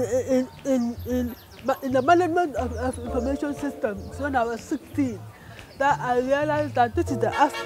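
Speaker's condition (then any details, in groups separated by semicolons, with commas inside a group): Cerebral palsy; affects motor development, handwriting, from early age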